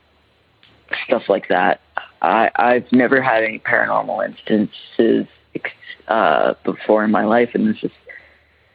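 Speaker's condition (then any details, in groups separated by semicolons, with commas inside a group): Stuttering; stutters a lot; not good at speaking, story all over the place under time constraints; repeated sounds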